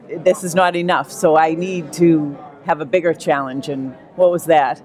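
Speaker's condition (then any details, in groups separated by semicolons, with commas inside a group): No condition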